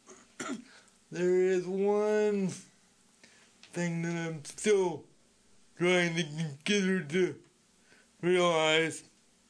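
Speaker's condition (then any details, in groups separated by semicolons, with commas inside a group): Speech impediment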